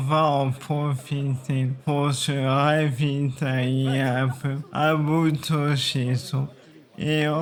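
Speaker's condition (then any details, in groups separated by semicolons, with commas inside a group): ALS (maladie de Charcot); uses wheelchair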